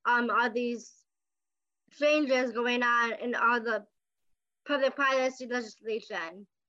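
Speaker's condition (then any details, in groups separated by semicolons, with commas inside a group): Down syndrome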